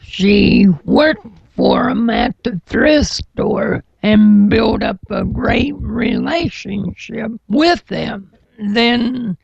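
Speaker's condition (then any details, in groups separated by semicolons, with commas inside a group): Cerebral palsy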